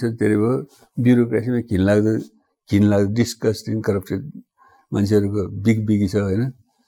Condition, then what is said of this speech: Parkinson's disease. बोलेको अलि लटपट लटपट लठेर लठेर जस्तो भइरहेको छ